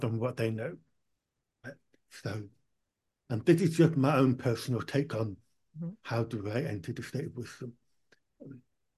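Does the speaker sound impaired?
Yes: profound deafness, born profoundly deaf, cochlear implant; hearing aids let own speech be heard, speech not too bad.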